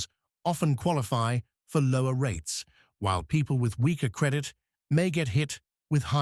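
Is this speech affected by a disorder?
No.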